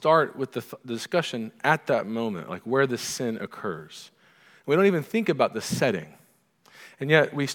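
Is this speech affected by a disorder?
No.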